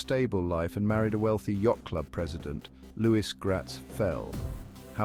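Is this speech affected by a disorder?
No.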